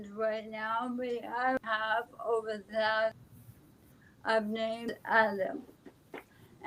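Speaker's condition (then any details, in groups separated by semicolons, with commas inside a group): ALS; speech affected but still understandable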